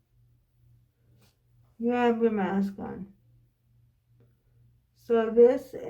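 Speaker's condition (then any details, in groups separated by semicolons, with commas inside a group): Cerebral palsy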